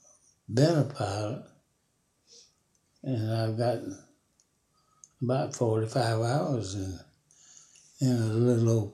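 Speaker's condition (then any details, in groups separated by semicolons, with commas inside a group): Parkinson's disease; never broken a bone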